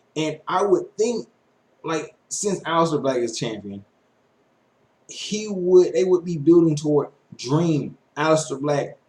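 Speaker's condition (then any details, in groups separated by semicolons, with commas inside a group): No condition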